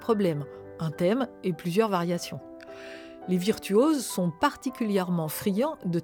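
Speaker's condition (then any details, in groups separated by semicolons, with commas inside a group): No condition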